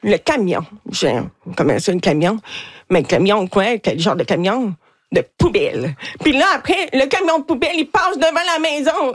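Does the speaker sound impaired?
Yes: hearing loss with cochlear implant; hard of hearing, removed at night, hears nothing without implant, familial deafness; own singing described as not very nice.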